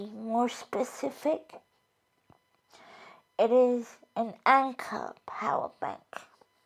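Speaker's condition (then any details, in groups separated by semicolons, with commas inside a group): Cerebral palsy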